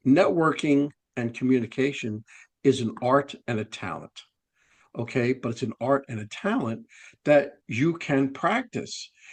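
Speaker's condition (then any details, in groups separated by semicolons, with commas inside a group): No condition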